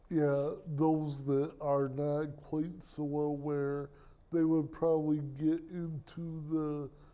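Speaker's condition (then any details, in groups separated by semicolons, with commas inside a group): Cerebral palsy; speech impairment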